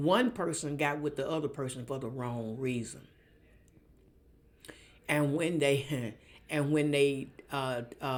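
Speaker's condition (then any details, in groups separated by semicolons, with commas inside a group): No condition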